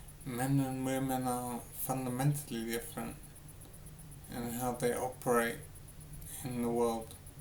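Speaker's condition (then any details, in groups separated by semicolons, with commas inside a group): Brain injury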